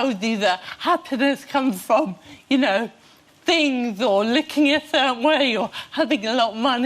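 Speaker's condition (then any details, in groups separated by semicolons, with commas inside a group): Cerebral palsy; since childhood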